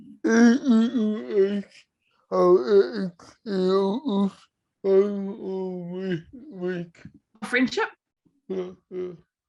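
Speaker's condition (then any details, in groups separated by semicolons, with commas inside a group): Cerebral palsy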